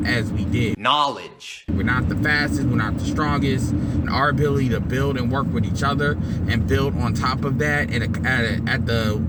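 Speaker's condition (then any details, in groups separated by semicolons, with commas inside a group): No condition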